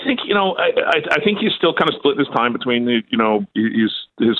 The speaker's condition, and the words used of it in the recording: No condition.